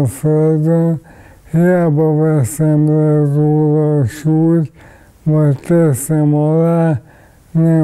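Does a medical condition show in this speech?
Yes: ALS.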